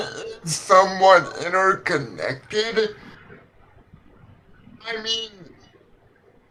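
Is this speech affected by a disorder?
Yes: cerebral palsy; legs affected.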